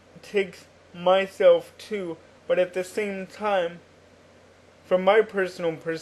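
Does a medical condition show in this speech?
Yes: cerebral palsy.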